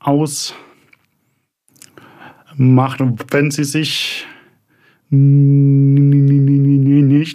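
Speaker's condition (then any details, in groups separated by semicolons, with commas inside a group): Stuttering; past speech therapy (logopedics); audible within first seconds, listener needs patience; repeated sounds, prolonged sounds, blocks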